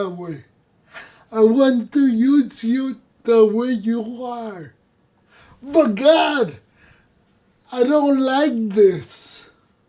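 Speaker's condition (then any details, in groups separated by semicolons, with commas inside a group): Cerebral palsy; from birth, no control over joints, movements, voice; no voice control, unusual voice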